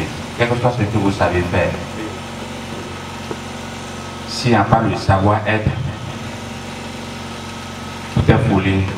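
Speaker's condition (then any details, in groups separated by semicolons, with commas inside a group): No condition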